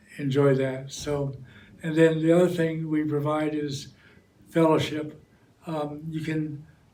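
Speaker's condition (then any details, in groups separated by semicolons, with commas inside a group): Parkinson's disease; sings in Parkinson's singing group; voice needs exercise, exercised through group singing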